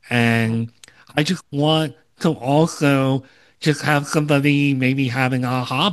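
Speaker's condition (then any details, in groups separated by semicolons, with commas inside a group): Cleft lip and palate, Opitz G/BBB syndrome; earlier low confidence speaking and presenting, improved with podcast practice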